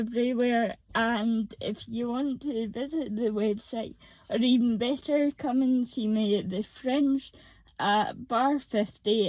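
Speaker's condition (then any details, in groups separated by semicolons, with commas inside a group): Cerebral palsy, mixed, moderate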